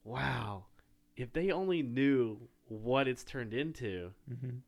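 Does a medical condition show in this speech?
No.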